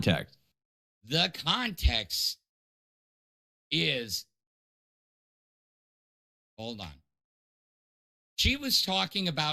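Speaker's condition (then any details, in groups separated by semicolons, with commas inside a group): No condition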